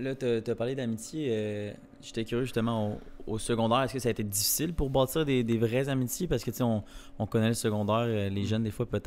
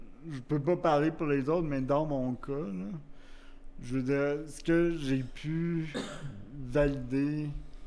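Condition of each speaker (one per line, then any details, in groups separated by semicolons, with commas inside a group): No condition
Cerebral palsy; wheelchair use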